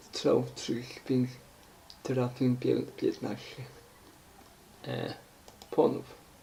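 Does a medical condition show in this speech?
Yes: cerebral palsy; uses wheelchair.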